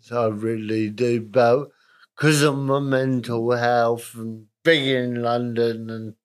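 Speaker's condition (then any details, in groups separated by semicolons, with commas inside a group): Cerebral palsy, moderate; spastic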